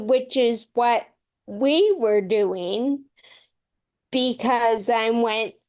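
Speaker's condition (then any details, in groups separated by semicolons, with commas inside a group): Friedreich's ataxia; progressive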